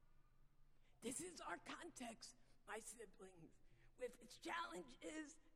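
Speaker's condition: Vocal dysphonia; lost singing ability

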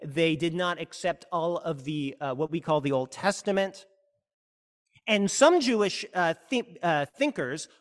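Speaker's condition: No condition

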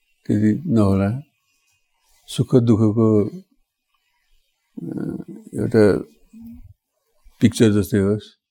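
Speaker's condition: Parkinson's disease; sometimes sounds fine

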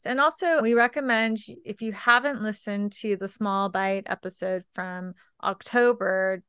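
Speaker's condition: No condition

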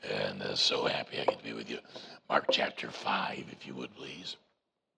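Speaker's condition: Voice box removal needed; vocal cord cancer

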